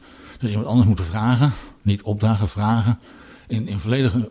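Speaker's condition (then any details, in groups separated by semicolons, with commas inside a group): Parkinson's disease; brain disease for almost eight years, walks with cane, falls regularly, stayed in Parkinson clinic; becomes choked up discussing topic, attributed partly to Parkinson; speaks with difficulty, audibly so now, harder than before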